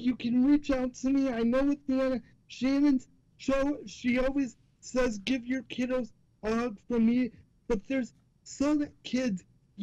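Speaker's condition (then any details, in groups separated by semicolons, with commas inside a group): Cerebral palsy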